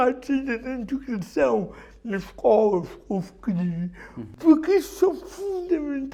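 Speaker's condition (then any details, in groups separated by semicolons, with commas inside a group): Cerebral palsy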